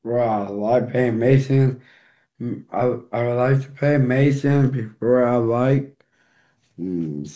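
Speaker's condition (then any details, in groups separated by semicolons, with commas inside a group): Down syndrome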